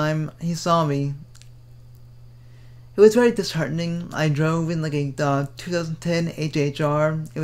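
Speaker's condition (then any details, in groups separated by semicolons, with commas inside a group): Cerebral palsy; Ilizarov operation; speaks fast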